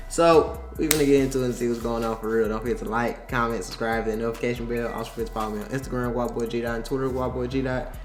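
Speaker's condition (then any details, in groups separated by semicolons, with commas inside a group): No condition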